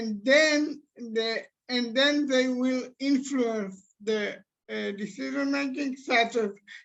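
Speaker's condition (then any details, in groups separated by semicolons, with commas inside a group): Cerebral palsy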